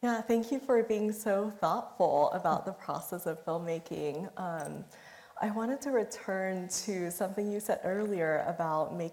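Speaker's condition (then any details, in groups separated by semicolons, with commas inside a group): No condition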